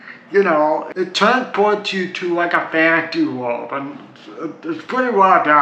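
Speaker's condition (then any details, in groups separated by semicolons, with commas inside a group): Cerebral palsy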